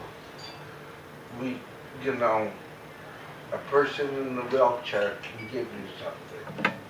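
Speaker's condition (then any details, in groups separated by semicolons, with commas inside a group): Cerebral palsy, mild; mainly affects speech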